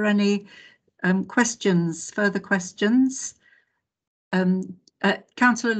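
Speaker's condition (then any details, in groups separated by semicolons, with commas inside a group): No condition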